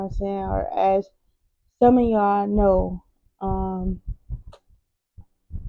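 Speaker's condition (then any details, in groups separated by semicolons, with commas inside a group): Cerebral palsy; wheelchair user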